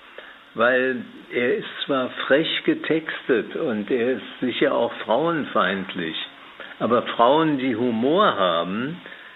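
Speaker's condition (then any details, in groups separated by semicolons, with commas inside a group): Parkinson's disease; dismissed as stage fright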